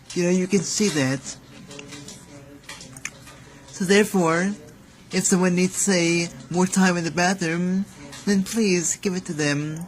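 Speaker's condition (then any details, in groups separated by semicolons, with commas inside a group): Cerebral palsy; visibly apparent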